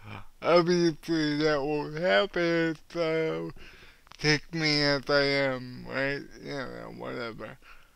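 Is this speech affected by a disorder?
Yes: cerebral palsy; cannot walk, uses wheelchair.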